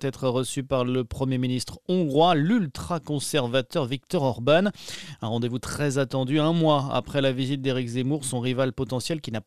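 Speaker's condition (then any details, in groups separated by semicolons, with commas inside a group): No condition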